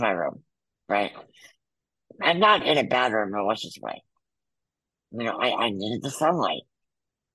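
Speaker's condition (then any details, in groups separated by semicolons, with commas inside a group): Muscular dystrophy; congenital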